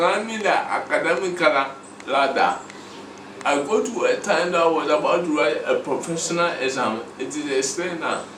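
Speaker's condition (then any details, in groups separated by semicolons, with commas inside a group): Cerebral palsy; speech brain area underdeveloped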